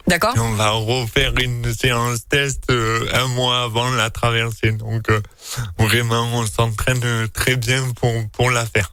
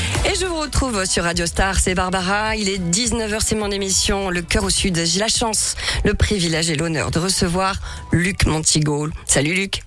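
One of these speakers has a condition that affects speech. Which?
The first: dystonia; from birth, delivery complication, physical disability.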